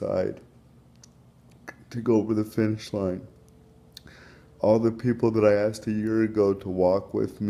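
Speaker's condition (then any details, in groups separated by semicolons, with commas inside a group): Cerebral palsy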